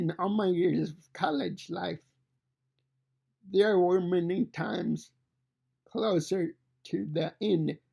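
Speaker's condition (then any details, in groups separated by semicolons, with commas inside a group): Cerebral palsy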